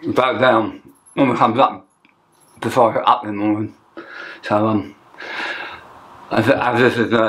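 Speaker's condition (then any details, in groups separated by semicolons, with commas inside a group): Tongue cancer; half tongue removed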